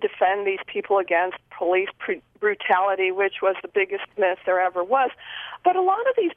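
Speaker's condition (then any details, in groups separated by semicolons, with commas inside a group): No condition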